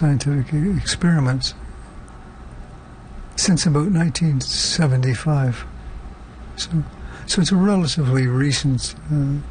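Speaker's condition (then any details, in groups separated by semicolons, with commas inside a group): Parkinson's disease; takes levodopa, cognitive effects, lost sense of smell, walks with walker, no stoop or walking freezing; speech harder to hear over last couple of weeks, hard to find words; word-finding difficulty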